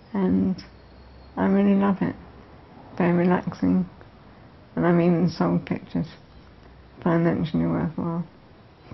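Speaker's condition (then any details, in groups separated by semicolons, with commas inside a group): Multiple sclerosis; jaw ache, drooling when painting with mouth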